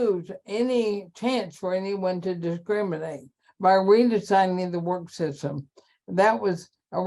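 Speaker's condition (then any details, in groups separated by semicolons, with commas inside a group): ALS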